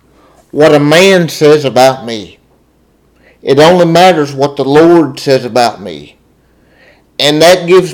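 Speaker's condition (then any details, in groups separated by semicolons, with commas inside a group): Cerebral palsy; spastic diplegia from birth, muscle tightness mostly in legs, cannot walk, needs help with many things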